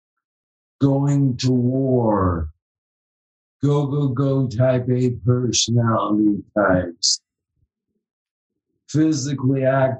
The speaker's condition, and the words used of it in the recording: ALS (motor neuron disease). So I don't have that deep, resonating radio voice that I used to have.